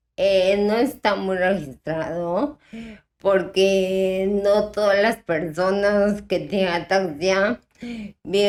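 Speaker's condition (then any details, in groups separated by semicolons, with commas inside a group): Ataxia type 1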